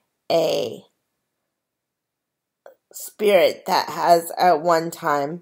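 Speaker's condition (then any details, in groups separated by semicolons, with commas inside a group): Cerebral palsy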